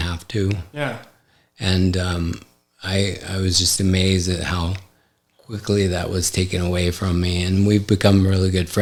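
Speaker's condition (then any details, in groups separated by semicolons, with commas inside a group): ALS; affects hand function; recently diagnosed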